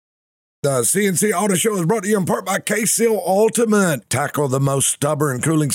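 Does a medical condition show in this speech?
No.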